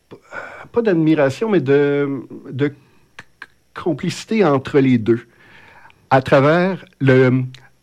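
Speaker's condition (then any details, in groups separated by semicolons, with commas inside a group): Stuttering; lifelong stuttering, genetic component stated, psychological and physiological wall to cross each time to speak; often unable to get words out when speaking; repeated words, blocks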